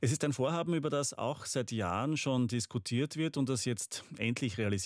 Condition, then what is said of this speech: No condition.